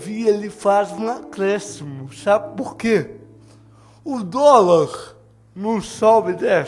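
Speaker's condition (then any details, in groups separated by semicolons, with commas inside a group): Cerebral palsy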